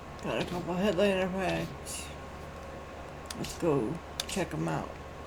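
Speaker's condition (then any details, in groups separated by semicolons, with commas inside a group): Cerebral palsy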